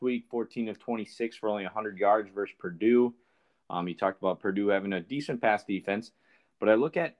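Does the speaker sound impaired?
No.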